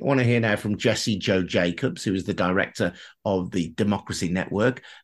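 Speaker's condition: No condition

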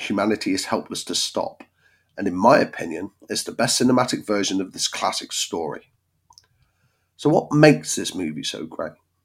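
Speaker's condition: No condition

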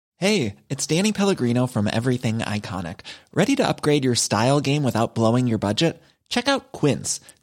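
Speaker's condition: No condition

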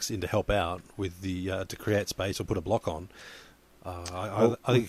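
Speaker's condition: No condition

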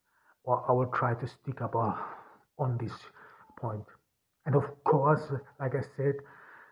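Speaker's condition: Stuttering; voice distorted after surviving gas attacks; unscripted podcast speech in English as non-native speaker; singing voice raw, scratchy and very deep, no voice enhancers; prolonged sounds, blocks

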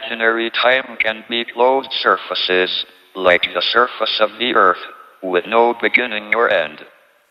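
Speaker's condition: ALS, tracheotomy, speech-generating device; lost voice due to tracheotomy, robotic American-accented synthesized voice, earlier natural speech deteriorated

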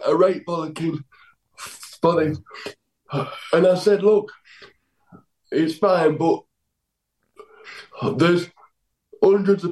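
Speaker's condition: Cerebral palsy; dodgy left arm

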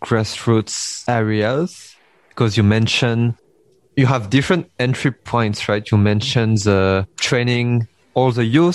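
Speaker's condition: No condition

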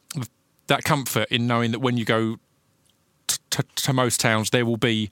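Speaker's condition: Stutter; since childhood, attributed to near-drowning as child, found under hypnosis at 13 or 14; struggles on guest's name Dylan Moran during recording; triggered by certain words, trouble on first sound, adds letter or slurs to lead in, eases on stage; repeated sounds

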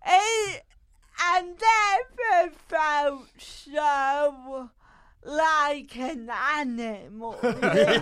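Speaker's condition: Cerebral palsy

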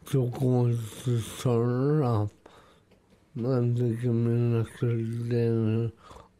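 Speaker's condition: Brain injury; acquired brain injury, months on life support machine; listeners need time to get used to accent or way of speaking

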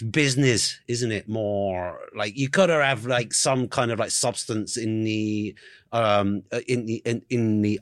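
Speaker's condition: No condition

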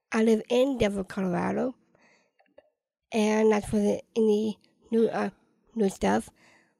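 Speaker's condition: Down syndrome

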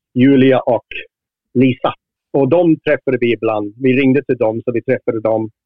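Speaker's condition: No condition

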